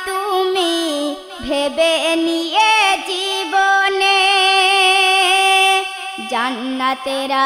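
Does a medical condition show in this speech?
No.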